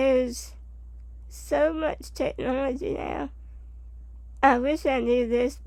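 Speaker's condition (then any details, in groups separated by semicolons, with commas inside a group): Spinal muscular atrophy type 2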